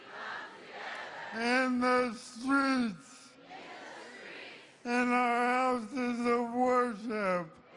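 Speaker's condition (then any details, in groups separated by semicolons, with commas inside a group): ALS; weak voice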